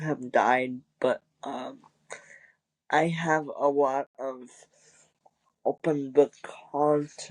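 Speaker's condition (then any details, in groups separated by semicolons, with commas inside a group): Cerebral palsy; wheelchair user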